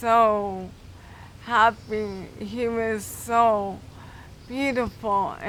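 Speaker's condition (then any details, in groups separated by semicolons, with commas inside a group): Cerebral palsy; affects speech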